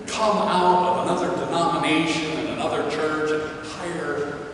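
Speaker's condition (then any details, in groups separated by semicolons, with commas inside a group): No condition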